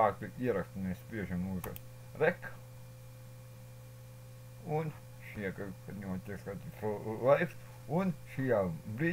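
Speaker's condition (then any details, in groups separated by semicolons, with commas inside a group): Cerebral palsy; since birth; speech not very clear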